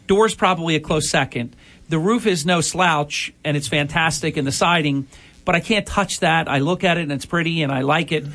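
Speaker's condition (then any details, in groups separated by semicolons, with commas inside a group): No condition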